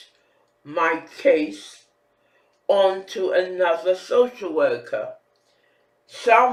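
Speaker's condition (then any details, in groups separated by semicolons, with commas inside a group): Facial palsy; can barely hear own speech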